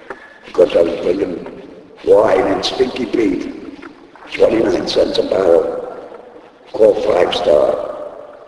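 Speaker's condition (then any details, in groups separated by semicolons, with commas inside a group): Laryngectomy; voice box removed by operation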